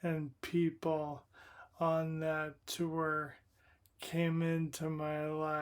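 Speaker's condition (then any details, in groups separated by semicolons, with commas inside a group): Primary lateral sclerosis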